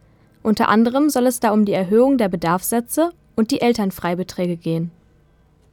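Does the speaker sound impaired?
No.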